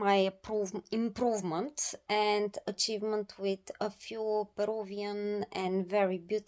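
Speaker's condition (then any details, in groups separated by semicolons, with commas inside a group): No condition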